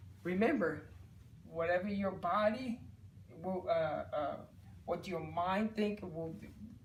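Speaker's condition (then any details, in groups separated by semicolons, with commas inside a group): No condition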